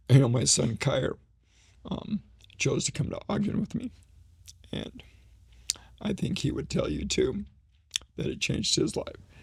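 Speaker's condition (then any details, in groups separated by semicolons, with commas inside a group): ALS; needs voice rest during conversation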